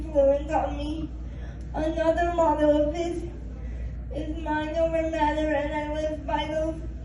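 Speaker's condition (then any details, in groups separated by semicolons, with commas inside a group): Cerebral palsy; spastic quadriplegia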